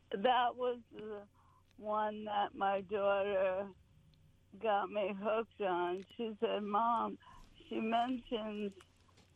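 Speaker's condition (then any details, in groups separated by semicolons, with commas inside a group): ALS; no longer writing poems or revising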